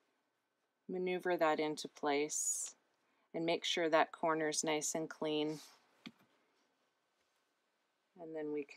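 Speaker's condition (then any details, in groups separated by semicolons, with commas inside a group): No condition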